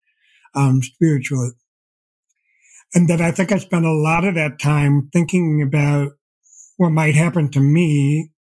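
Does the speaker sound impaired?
Yes: deafblindness; progressive.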